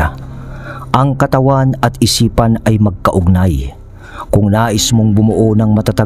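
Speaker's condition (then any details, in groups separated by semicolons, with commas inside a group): No condition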